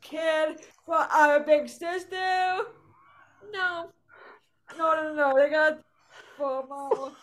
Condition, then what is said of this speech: Cerebral palsy. And I'm the lucky person who had a voice being affected by a cerebral palsy.